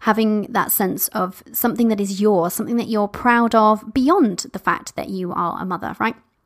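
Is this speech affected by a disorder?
No.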